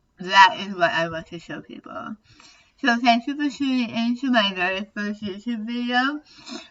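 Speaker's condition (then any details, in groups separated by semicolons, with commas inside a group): Tongue cancer surgery; over half of tongue removed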